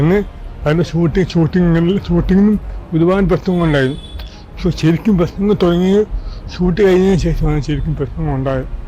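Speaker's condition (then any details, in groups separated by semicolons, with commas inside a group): Cerebral palsy; speech hard for listeners, needed weeks to adjust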